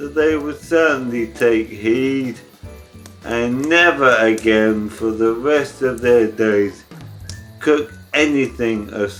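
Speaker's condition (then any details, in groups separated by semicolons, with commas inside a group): ALS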